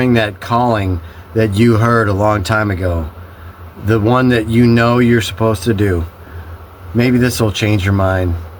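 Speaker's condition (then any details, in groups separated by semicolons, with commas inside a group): No condition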